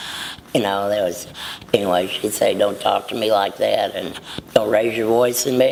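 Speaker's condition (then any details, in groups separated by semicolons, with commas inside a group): Laryngectomy for throat cancer; over four years since laryngectomy; no speech six months post-surgery, now speaks without natural voice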